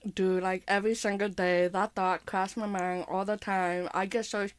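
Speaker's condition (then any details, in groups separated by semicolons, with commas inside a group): Hearing impairment with speech impairment; does not sound like others, speech and hearing impairments sometimes affect talking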